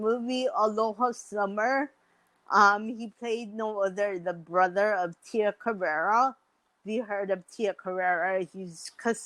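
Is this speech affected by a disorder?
Yes: mild cerebral palsy.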